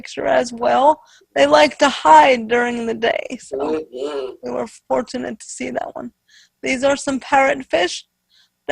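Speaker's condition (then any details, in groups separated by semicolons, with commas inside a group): Spastic quadriplegic cerebral palsy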